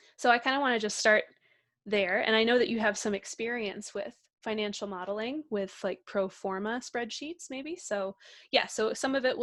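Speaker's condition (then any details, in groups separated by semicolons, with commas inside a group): No condition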